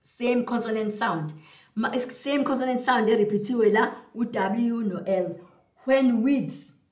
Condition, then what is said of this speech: No condition.